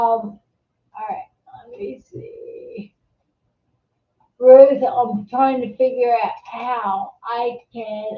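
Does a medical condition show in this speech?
Yes: multiple sclerosis; secondary progressive.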